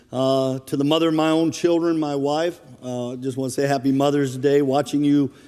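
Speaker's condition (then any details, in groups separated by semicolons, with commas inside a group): No condition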